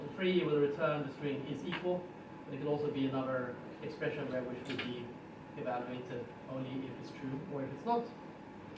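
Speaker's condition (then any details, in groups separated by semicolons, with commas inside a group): No condition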